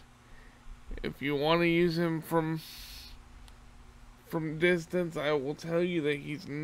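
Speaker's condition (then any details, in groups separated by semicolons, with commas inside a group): Cerebral palsy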